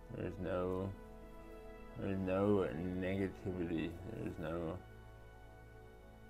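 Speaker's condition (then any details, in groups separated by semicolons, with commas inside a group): Traumatic brain injury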